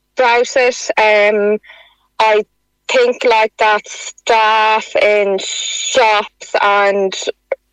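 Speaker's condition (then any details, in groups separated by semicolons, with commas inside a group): Stutter; stutter since about age 3, childhood speech therapy without benefit, adult speech program, costa breathing helped; about 34 years since onset, stutter accepted, no current therapy or techniques; affected from teenage years, worsened over years, struggles to get words out, stutters on phone; prolonged sounds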